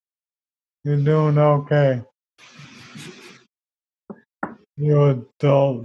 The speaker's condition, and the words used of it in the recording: ALS (motor neuron disease). In the scheme of things, though, I will be a lot more coherent and audible with speaking.